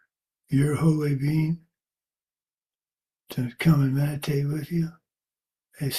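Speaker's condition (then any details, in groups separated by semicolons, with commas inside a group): Parkinson's; age 73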